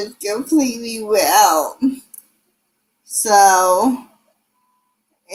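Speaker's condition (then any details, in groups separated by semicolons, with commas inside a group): Cerebral palsy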